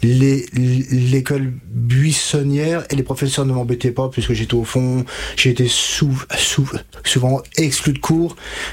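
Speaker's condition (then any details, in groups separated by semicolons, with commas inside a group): Stuttering; stuttering since age 5-6, severe from 5 to 20, untreated in childhood; age 33, stuttering-specialist therapy with Catherine Daubier, Nancy, fluency techniques; blocks and repetitions now, formerly could not say a sentence without blocking; repeated sounds, prolonged sounds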